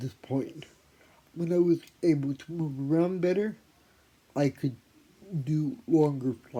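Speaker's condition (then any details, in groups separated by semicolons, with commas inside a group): Athetoid cerebral palsy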